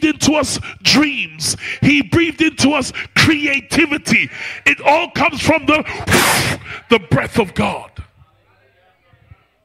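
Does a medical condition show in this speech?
No.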